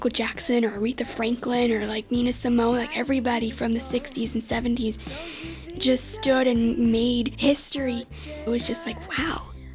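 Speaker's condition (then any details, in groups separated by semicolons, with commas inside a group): No condition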